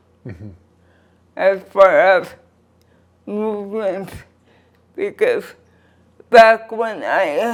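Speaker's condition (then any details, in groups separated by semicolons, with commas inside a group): Cerebral palsy; present from birth, affects hands and whole arms; 46 years, lifelong; speech hard to understand, comprehension unaffected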